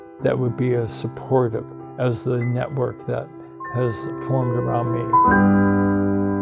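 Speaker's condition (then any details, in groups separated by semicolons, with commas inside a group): ALS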